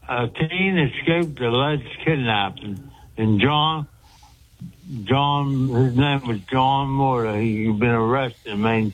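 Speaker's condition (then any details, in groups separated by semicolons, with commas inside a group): Speech impediment from head injury; acquired, head injury years ago, stabbed by girlfriend, hit on head with ashtray, cognition intact; trouble getting words out, rapid fire fragmented delivery, excited, asked to get closer to microphone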